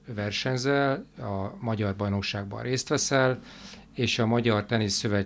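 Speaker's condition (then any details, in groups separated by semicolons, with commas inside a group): No condition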